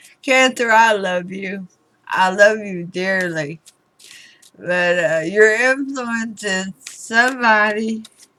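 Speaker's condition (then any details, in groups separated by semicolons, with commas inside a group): Throat cancer radiation damage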